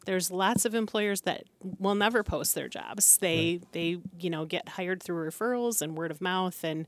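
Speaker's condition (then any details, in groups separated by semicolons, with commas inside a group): No condition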